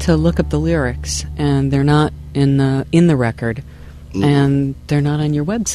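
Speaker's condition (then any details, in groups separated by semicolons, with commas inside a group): No condition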